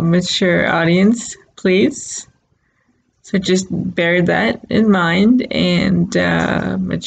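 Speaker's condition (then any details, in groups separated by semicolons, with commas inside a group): Cerebral palsy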